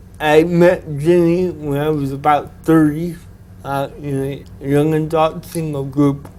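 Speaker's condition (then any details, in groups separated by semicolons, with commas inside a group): Cerebral palsy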